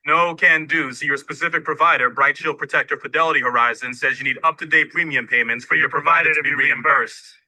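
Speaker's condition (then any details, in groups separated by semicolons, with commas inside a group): No condition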